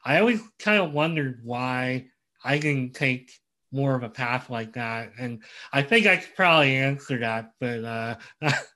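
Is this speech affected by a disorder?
Yes: cleft lip and palate; congenital, present from birth.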